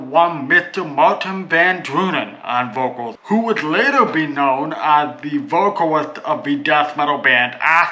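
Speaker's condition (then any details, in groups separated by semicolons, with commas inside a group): Cerebral palsy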